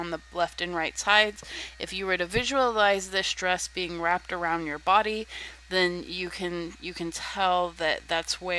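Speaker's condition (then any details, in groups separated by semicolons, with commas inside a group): No condition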